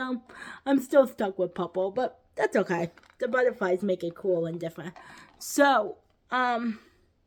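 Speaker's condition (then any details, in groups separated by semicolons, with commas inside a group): Cerebral palsy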